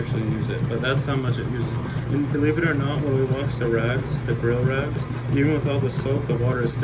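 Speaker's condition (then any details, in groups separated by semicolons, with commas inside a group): No condition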